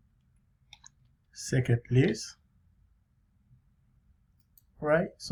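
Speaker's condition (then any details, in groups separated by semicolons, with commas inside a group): No condition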